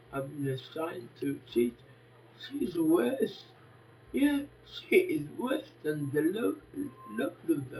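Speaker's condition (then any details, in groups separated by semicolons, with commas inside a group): Facial palsy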